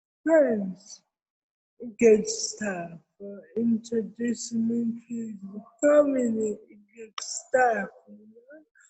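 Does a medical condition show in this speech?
Yes: cerebral palsy.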